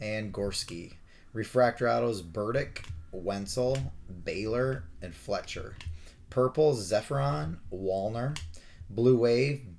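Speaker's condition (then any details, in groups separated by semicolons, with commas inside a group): No condition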